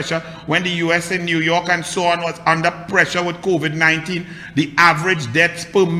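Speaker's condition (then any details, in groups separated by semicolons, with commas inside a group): No condition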